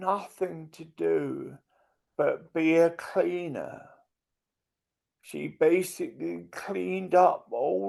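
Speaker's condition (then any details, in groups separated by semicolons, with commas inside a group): Multiple sclerosis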